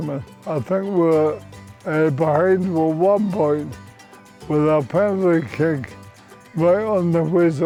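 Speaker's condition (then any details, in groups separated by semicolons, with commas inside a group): Motor neurone disease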